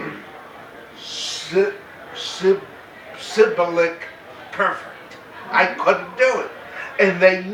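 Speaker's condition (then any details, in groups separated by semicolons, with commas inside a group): Cerebral palsy, mild; mainly affects speech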